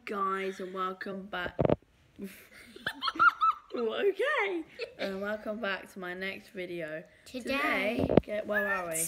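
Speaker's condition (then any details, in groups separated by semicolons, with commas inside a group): No condition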